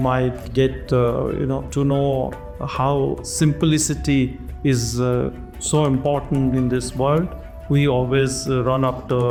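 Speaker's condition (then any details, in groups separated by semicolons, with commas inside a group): No condition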